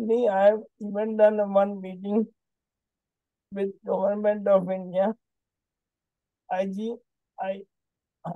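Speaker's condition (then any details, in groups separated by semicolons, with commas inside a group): ALS; onset right index finger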